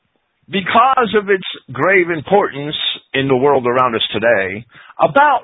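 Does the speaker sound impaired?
No.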